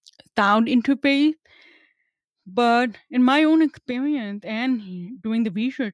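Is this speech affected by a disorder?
Yes: hearing loss; hearing aid user, same audiologist firm for 25 years.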